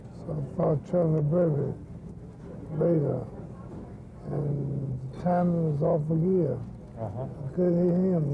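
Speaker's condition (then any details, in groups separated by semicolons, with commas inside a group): Parkinson's syndrome; sometimes slurred speech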